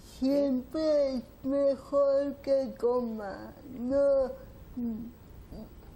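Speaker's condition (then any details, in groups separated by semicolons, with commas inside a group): Cerebral palsy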